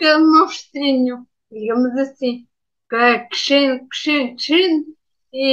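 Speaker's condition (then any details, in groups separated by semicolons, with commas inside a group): Ataxia after brain injury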